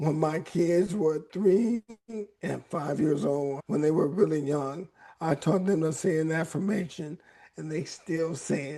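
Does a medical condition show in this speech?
Yes: ALS; voice raspy at times.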